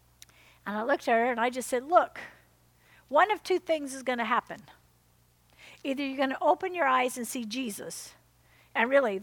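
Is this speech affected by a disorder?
No.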